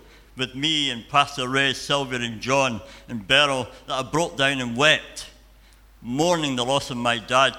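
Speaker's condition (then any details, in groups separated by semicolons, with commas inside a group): Cleft palate and cleft lip; frequent childhood hospital stays at dental hospital in Edinburgh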